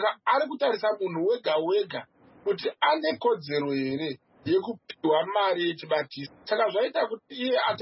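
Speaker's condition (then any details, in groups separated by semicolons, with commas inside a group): No condition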